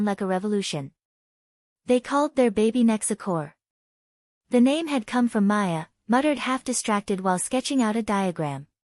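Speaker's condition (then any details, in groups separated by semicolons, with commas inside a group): No condition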